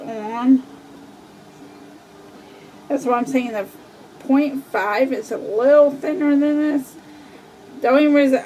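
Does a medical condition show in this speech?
Yes: cerebral palsy.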